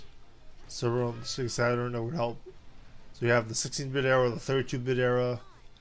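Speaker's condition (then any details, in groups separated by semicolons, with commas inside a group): No condition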